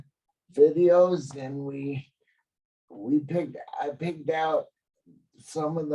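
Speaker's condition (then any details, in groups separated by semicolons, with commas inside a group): Cerebral palsy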